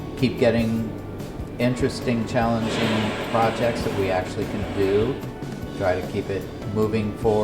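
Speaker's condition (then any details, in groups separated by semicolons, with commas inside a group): No condition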